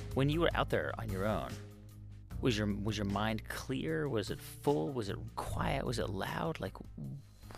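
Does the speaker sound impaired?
No.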